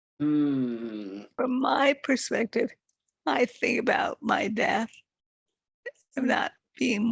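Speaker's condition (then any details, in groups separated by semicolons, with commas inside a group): Multiple sclerosis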